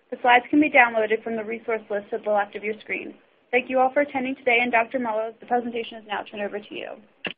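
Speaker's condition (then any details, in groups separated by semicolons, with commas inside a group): No condition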